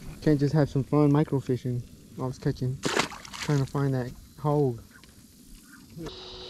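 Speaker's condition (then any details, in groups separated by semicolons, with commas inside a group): No condition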